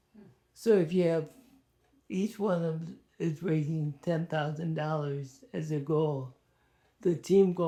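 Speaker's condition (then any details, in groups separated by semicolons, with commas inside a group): ALS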